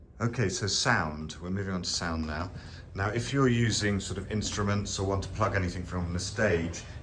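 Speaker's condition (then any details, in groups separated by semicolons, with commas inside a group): No condition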